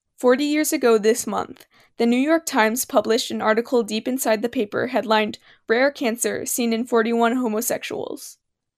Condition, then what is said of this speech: None; typical speech.